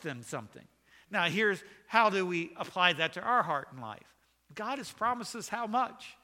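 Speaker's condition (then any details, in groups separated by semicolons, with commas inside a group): No condition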